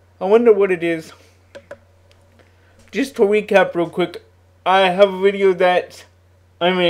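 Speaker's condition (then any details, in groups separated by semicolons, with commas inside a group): Cerebral palsy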